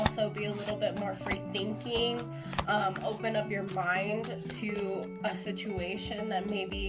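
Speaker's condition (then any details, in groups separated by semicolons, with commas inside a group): No condition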